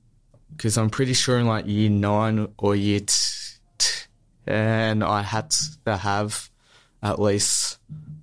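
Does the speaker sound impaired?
Yes: stutter; stutter since childhood, smooth speech therapy at Box Hill Speech Pathology Clinic from age 14 or 15, two years; here repeated sounds.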